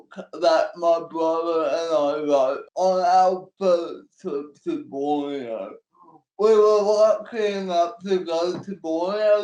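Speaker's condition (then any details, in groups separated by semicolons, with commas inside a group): Cerebral palsy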